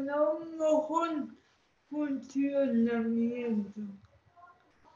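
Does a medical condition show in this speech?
Yes: cerebral palsy.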